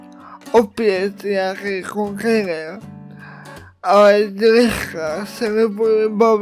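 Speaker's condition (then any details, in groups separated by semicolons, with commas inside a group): Cerebral palsy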